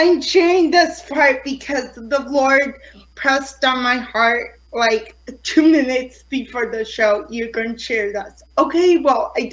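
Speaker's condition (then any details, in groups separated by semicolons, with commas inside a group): Cerebral palsy; affects fine motor skills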